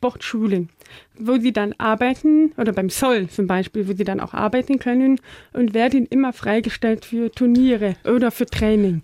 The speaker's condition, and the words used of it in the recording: Deafness. Und dadurch, dass wir halt auch Schwierigkeiten haben, mit den Hörenden zu kommunizieren, weil nicht alle können jetzt so gut reden wie ich.